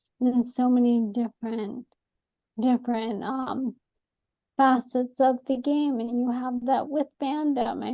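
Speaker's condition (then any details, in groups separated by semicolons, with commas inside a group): ALS; atypical case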